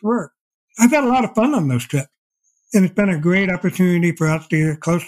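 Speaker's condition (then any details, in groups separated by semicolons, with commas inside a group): Deafblindness; progressive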